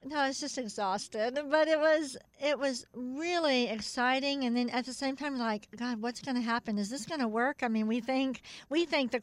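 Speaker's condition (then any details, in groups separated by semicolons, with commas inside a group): Cleft palate; cleft palate from birth, extensive speech therapy in childhood; must concentrate to make speech clear enough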